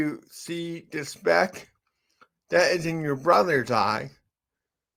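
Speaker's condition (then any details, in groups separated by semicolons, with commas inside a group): Cerebral palsy; from birth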